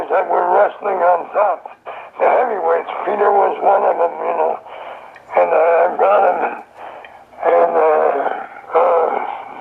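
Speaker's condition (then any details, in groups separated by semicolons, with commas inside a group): Throat cancer; voice described as practically gone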